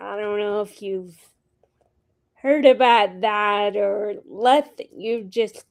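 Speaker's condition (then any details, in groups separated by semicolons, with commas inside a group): Friedreich's ataxia; handwriting and speech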